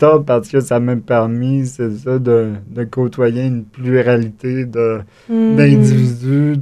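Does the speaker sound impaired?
Yes: cerebral palsy; acquired, chickenpox at three weeks, fever, epileptic seizure, convulsions, brain bleeding, premature infant, wheelchair user.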